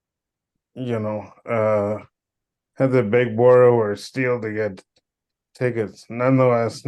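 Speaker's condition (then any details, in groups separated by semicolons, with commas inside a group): Cerebral palsy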